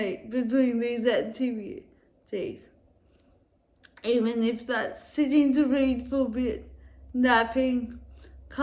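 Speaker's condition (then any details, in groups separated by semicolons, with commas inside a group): Cerebral palsy; affects walking and speech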